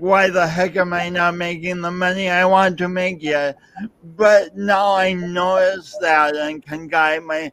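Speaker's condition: Speech impediment; oxygen supply from mother kinked

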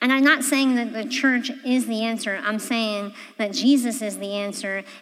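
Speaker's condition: Cleft palate; congenital

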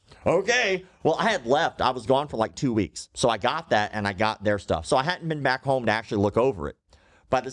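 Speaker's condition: Cleft lip and palate

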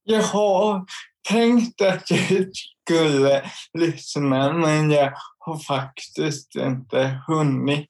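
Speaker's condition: Cerebral palsy; involuntary jerks

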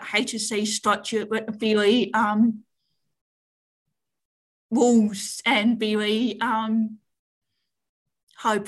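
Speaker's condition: Deafness; relay officer and Auslan interpreter for phone calls

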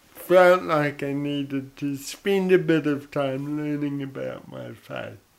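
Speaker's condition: Cerebral palsy; brain damage at or around birth, affects coordination and muscle control of whole body; early loss of function, post-impairment syndrome from working body hard, condition itself non-degenerative; odd sort of voice

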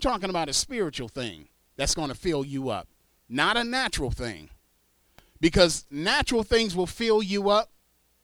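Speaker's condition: No condition

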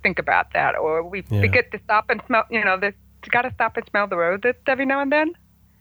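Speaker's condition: Congenital hearing loss; about 75% hearing loss

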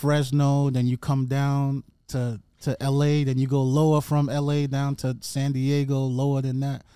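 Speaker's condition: No condition

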